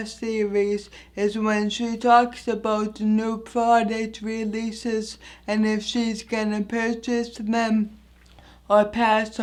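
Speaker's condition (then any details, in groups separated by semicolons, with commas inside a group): Anoxic brain injury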